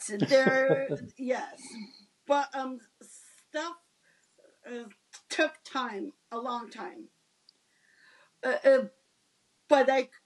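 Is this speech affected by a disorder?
Yes: stuttering; attended National Stuttering Association conferences many times; here repeated sounds, blocks.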